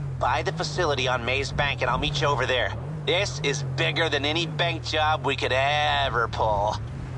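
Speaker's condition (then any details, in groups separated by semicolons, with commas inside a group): No condition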